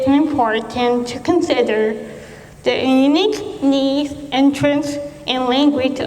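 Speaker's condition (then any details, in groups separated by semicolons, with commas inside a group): Cerebral palsy; speech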